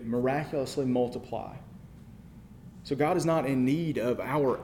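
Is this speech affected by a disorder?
No.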